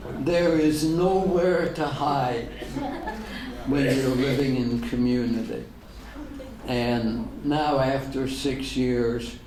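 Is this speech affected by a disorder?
Yes: ALS; degenerative; diagnosed ten years ago.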